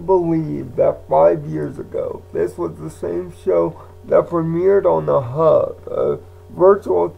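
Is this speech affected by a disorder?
Yes: cerebral palsy.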